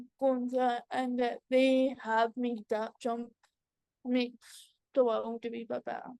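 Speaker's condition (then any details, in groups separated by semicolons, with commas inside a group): Cerebral palsy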